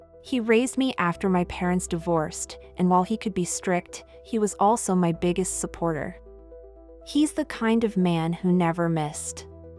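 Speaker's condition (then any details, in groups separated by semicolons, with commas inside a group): No condition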